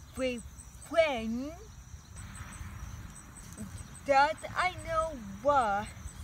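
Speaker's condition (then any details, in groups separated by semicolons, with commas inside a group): Speech apraxia; trouble saying words, cannot produce sounds properly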